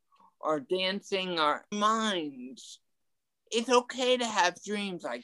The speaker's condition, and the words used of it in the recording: Cerebral palsy. And it just affects my arms, my talking.